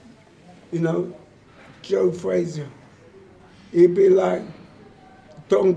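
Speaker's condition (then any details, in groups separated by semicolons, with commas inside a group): Motor neurone disease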